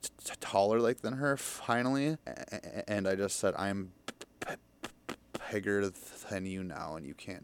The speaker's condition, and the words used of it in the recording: Stuttering. But then when I do that, I stutter on the F, and then I don't stutter on the mover part.